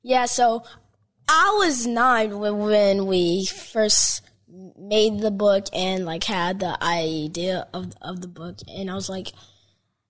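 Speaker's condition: Stuttering; 10-year-old boy; confident speaking in front of people, sometimes frustrated when stuttering; repeated sounds, repeated words

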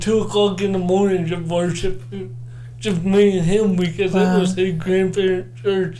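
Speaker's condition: Cerebral palsy; born not breathing

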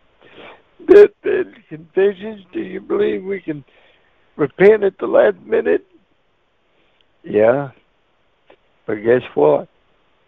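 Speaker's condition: Cerebral palsy; wheelchair user

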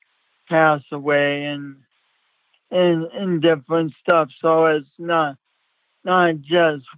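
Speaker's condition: Speech impediment; since childhood

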